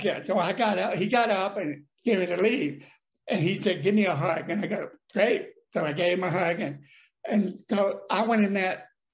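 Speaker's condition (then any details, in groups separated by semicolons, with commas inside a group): Deafness; brain damage from birth, paralysis on one side; speech problem, mocked in childhood for talking funny and too loud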